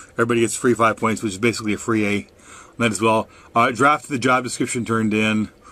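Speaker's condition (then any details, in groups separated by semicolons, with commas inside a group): No condition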